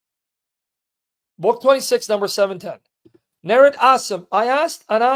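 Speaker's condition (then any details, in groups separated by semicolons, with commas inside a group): No condition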